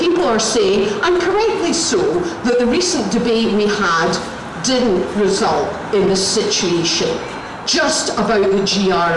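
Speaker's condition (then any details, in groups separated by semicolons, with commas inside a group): No condition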